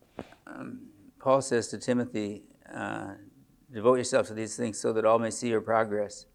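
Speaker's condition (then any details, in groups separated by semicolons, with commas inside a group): Parkinson's disease; age 74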